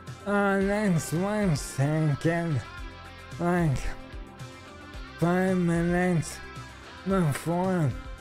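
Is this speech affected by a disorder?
Yes: ALS; stem cell treatment.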